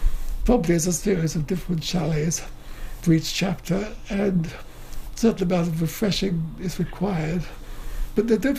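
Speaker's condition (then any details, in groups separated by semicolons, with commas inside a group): Motor neuron disease; no tracheotomy, refuses tracheotomy revival since it would end speech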